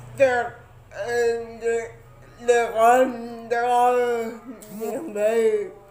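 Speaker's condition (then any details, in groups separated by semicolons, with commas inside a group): Athetoid cerebral palsy; athetoid, difficulty controlling body movements; severe form; poorly controlled speech, repetitive, hard to follow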